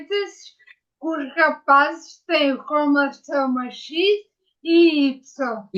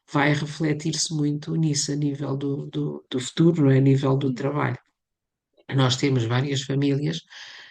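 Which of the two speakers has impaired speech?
The first: ataxia after brain injury.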